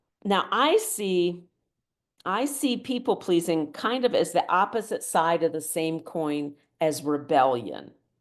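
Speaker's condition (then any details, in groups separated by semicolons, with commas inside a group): No condition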